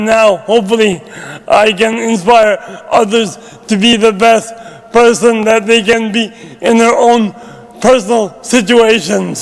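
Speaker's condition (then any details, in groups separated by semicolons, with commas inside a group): Traumatic brain injury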